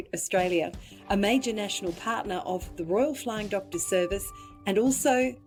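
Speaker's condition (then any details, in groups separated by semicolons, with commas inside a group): No condition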